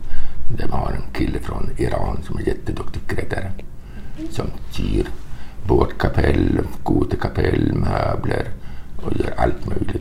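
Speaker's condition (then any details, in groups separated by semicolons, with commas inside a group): Hearing impairment, cochlear implants, congenital, bilateral cochlear implants; two cochlear implants, first implant seven years before second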